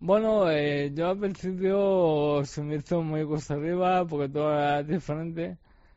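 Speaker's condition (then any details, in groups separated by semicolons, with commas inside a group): ALS; speaking somewhat difficult, facial and mouth muscles affected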